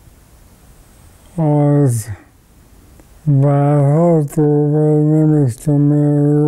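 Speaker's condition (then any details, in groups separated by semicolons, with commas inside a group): ALS; weakened after viral infection, leg discomfort, barely able to lift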